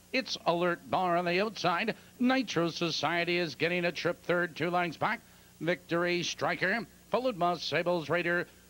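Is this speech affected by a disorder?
No.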